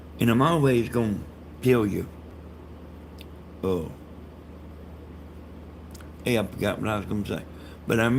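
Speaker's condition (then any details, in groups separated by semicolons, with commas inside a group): Brain bleed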